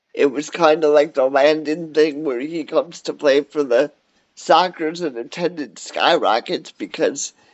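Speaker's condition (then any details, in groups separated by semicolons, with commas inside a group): Cerebral palsy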